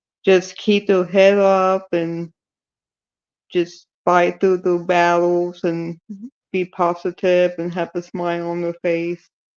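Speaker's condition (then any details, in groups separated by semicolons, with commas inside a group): Cerebral palsy; present from birth, scoliosis; speech affected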